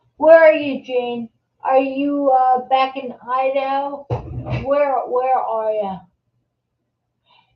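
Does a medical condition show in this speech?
Yes: multiple sclerosis; secondary progressive, earlier relapsing remitting, aggressive; on medication, exhausted; hears herself slurring.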